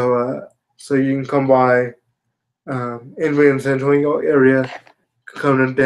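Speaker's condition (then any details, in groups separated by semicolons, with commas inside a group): Spastic quadriplegia cerebral palsy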